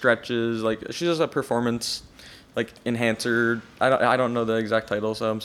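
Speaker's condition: No condition

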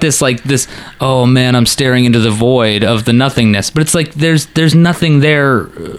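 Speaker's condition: No condition

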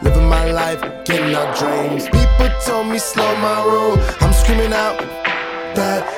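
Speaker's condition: No condition

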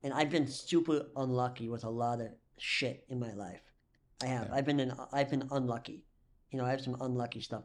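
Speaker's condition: Cleft lip and palate; congenital cleft lip and palate, cause unknown, missing muscles, dental problems, 40+ surgeries incl. multiple jaw

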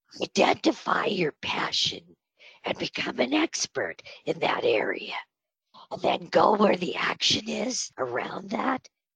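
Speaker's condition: Spasmodic dysphonia; on Botox treatment

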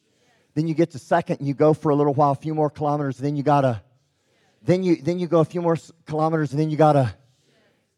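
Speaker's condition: Cleft lip and palate; congenital, present from birth; expected never to be able to speak

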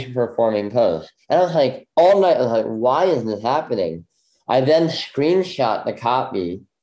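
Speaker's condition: Bilateral cleft lip; congenital bilateral, jaw surgery twice, 13 surgeries, braces 15 years, left ear tumor, left hearing loss

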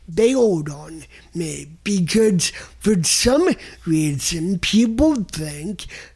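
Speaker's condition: Cerebral palsy; untraditional tenor singing voice

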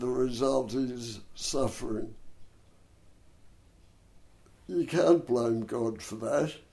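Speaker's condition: Dystonia and cerebral palsy; bronchial asthma

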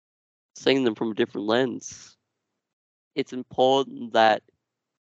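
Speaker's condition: Duchenne muscular dystrophy; genetic, progressive

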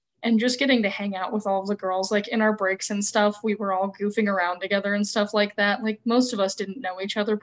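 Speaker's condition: No condition

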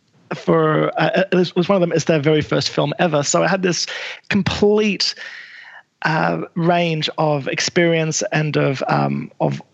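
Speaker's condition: Stutter; present by age 20 at film school, sign language used to assist stutter; prolonged sounds

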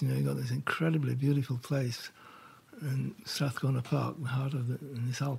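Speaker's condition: Parkinson's; diagnosed about 4 years ago

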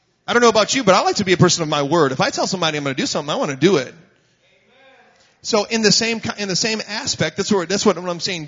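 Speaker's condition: No condition

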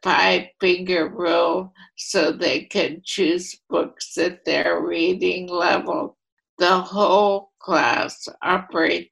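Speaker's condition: ALS, primary lateral sclerosis

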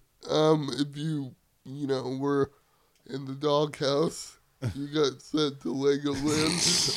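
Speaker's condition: Cerebral palsy; wheelchair user

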